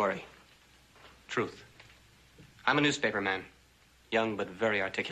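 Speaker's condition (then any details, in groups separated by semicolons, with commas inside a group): No condition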